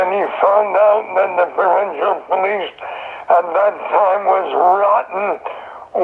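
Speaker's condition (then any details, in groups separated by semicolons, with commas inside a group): Throat cancer; survivor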